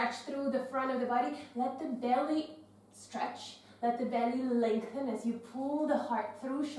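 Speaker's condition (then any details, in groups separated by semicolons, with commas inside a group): No condition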